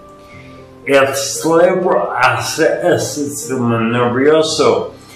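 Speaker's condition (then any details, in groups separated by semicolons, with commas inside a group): Ataxia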